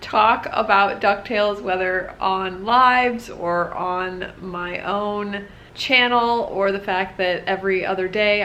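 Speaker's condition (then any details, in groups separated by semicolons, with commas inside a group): No condition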